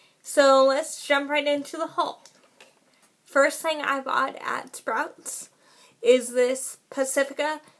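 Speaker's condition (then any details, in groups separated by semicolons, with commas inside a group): Cerebral palsy, spastic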